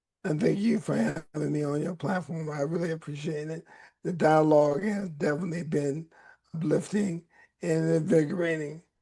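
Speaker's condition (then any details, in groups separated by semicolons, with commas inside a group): ALS; onset in hands with cramping; 11 years since diagnosis, weekly physical therapy; voice raspy at times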